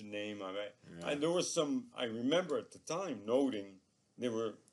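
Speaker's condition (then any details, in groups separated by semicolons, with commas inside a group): ALS; progressive, about three years since onset, diagnosed two years ago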